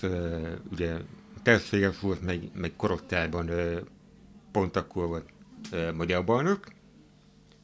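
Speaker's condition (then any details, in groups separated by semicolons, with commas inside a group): Hearing impairment; hard of hearing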